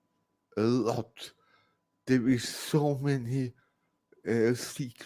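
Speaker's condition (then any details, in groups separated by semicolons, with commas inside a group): Cerebral palsy, severe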